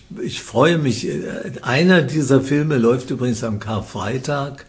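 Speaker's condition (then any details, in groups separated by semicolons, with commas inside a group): Parkinson's disease; medication adjusts symptoms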